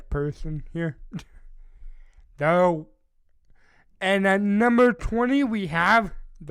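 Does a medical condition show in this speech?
Yes: cerebral palsy.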